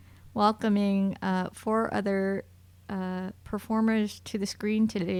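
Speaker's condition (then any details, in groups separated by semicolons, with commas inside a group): No condition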